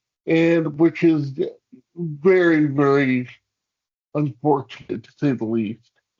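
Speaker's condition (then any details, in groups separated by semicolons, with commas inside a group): Cerebral palsy; hamstring releases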